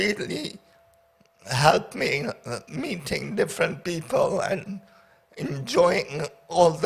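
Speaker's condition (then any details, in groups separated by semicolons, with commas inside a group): Paraplegia with essential tremor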